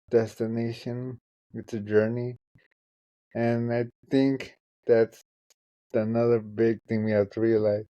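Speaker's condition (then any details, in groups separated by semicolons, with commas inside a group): Traumatic brain injury; left side affected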